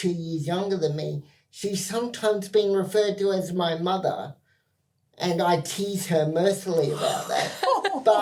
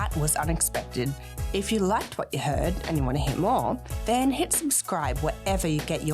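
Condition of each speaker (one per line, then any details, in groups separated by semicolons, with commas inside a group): Cerebral palsy, spastic quadriplegia
No condition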